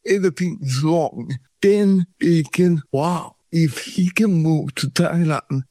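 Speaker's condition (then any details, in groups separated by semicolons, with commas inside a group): Cerebral palsy; feet opposite of Charlie Chaplin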